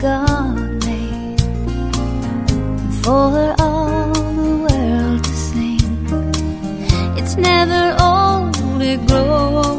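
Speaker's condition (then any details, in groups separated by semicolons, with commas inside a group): No condition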